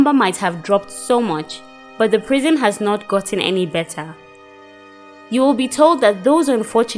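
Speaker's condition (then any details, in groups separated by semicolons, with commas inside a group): No condition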